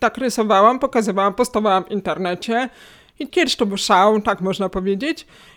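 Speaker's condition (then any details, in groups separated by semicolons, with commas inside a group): Hearing loss, cochlear implant, acquired; lost hearing in adolescence, cochlear implant at age 16, electrodes behind ear, external part, Apple-linked latest model; cannot localize sound direction, must keep refreshing language, iPhone streams directly to implant; two years of rehabilitation to decode words, relearned listening to English, once unable to converse in English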